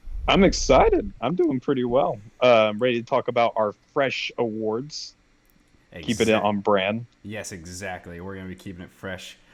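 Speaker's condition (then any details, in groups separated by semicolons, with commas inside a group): No condition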